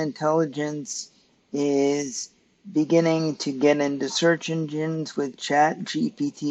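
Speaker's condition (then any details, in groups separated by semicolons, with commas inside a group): Cerebral palsy; stiff muscles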